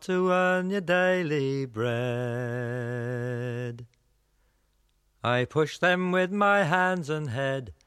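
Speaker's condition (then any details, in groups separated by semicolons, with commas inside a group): No condition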